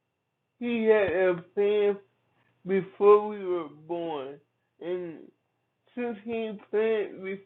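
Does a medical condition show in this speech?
Yes: cerebral palsy; from birth.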